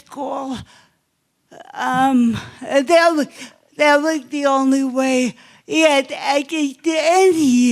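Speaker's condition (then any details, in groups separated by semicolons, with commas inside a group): Cerebral palsy; obvious speech impairment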